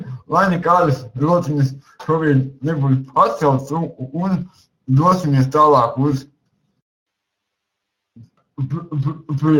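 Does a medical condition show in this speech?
Yes: cerebral palsy; speech not very clear.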